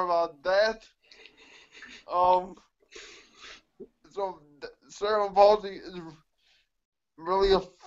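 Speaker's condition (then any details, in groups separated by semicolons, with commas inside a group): Cerebral palsy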